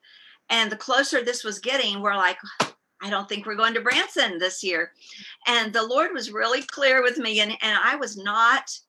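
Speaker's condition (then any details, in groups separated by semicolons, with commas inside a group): No condition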